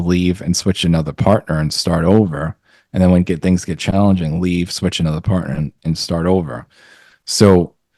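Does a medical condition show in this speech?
No.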